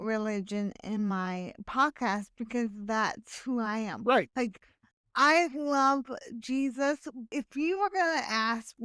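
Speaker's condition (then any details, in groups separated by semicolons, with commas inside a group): Right hemiplegia cerebral palsy; very mild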